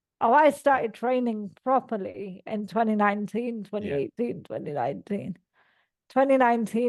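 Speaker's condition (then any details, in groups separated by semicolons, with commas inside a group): Cerebral palsy; all four limbs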